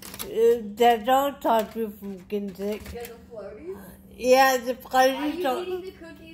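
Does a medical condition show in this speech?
Yes: traumatic brain injury.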